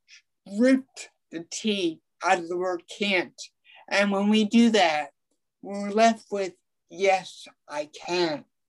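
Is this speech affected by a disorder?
Yes: ataxic cerebral palsy; from birth, mild, legs mostly, also arms, walked at about age four; talking affected, tongue affected a little, frequent stuttering in past, improved with speech therapy.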